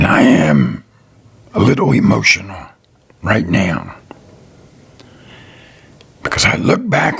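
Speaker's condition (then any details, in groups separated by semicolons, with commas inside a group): Throat cancer survivor; survivor, ill 3 years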